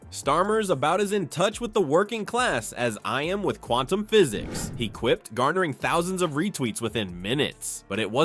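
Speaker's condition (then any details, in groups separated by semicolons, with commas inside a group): No condition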